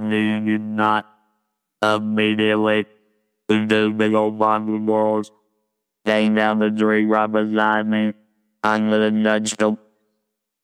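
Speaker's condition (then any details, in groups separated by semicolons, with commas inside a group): Laryngectomy, total laryngectomy with electrolarynx; talking effortful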